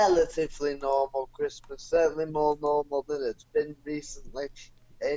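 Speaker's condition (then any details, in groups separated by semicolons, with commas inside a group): Cerebral palsy; non-progressive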